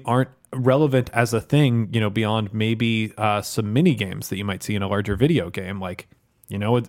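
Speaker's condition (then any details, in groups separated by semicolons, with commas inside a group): No condition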